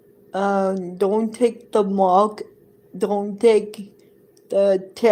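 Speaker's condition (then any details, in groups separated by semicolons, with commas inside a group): Cerebral palsy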